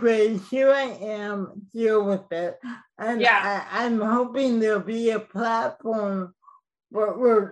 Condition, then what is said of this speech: Cerebral palsy. And as a result, I have cerebral palsy, which is a neurological disorder that mildly affects my speech and gait.